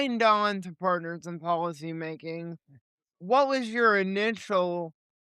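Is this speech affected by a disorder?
Yes: cerebral palsy; limited mobility, legs.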